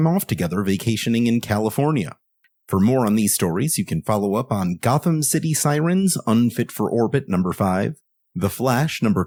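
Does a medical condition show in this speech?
No.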